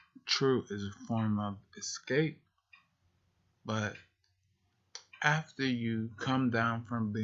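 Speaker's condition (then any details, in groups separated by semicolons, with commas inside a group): Multiple sclerosis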